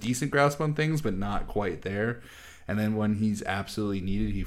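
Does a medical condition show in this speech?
No.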